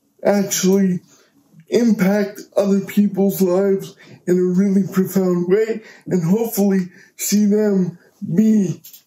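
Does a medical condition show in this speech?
Yes: cerebral palsy; present from birth, uses power wheelchair.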